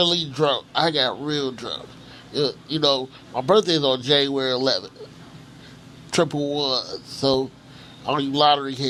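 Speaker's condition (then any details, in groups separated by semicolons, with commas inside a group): Cerebral palsy; from birth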